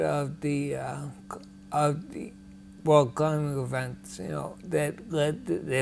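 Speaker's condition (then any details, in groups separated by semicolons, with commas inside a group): Ataxia; rare, progressive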